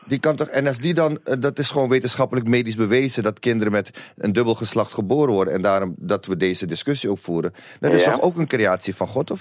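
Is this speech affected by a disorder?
No.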